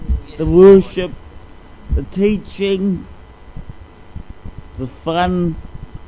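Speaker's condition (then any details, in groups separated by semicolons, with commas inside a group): Cerebral palsy; discovered at age 2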